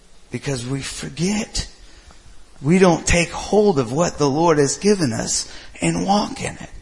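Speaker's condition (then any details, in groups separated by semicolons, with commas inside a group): No condition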